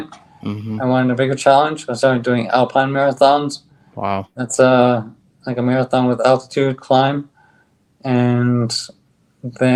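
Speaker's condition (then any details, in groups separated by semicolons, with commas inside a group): ALS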